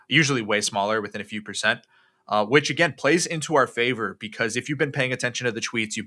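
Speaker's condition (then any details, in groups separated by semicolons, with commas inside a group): No condition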